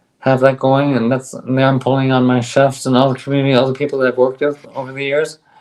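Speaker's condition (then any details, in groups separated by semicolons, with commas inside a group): ALS; on drug, stronger bite, speaks better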